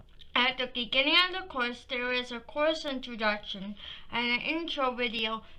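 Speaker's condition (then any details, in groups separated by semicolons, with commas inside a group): Cerebral palsy; from birth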